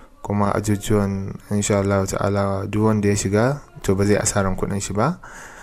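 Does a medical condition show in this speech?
No.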